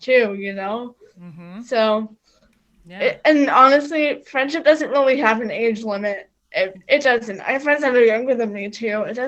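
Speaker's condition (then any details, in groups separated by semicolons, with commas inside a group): Cerebral palsy; quadriplegic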